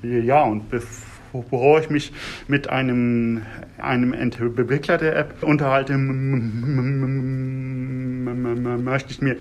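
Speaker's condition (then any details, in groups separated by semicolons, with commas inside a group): Stuttering, severe; fairly strong stuttering symptoms by own account; audible blocks and repetitions during recording; sudden blocks, word and part-word repetitions, phrase repetitions, filler sounds; repeated sounds, repeated words, blocks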